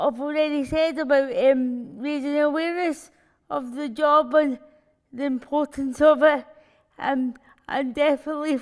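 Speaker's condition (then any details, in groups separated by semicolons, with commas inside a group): Cerebral palsy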